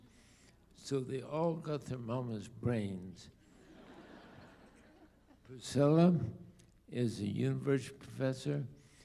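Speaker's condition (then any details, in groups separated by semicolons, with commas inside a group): ALS; diagnosed about two years ago, late onset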